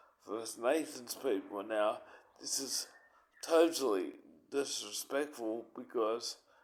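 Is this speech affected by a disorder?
Yes: cerebral palsy; uses wheelchair.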